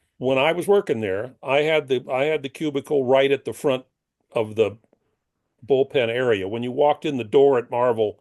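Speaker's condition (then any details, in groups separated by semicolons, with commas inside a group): No condition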